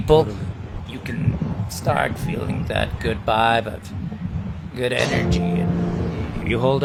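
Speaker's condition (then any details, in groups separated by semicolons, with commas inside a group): No condition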